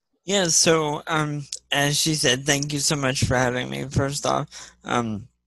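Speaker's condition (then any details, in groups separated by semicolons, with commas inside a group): Spastic cerebral palsy; multi-handicap class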